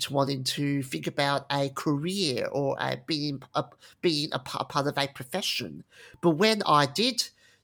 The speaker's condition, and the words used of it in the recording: Stuttering. No, thank you, and I do apologise for my stuttering.